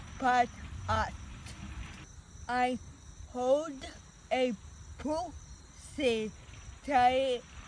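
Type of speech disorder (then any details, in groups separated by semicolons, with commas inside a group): Apraxia of speech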